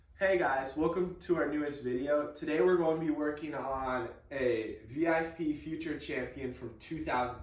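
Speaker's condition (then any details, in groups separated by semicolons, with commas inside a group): No condition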